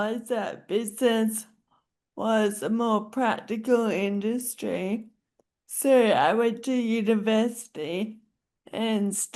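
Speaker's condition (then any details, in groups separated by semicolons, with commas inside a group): Friedreich's ataxia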